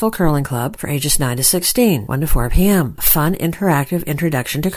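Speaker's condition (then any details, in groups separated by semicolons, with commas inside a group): No condition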